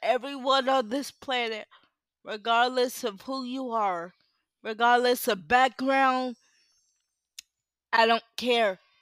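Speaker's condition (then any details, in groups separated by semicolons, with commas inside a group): Cerebral palsy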